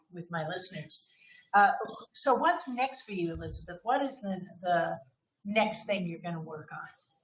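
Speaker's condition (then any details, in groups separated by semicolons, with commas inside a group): No condition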